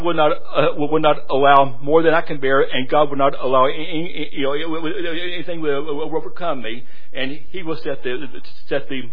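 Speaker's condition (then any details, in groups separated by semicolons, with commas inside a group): Stuttering; heavy stuttering greatly lengthens speaking time; repeated sounds, repeated words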